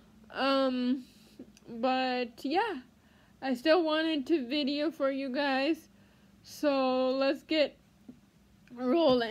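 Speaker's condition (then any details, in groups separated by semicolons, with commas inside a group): Cerebral palsy; spasticity, baclofen pump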